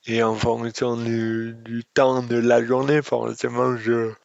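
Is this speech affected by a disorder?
Yes: dystonia; speech disorder.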